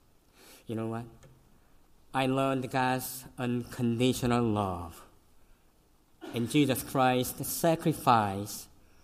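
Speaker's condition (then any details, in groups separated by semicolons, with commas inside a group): Cleft lip and palate; congenital, severe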